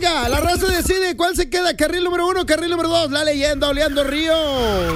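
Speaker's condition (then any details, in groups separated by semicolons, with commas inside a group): No condition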